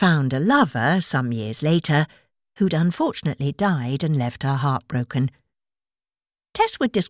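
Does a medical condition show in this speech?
No.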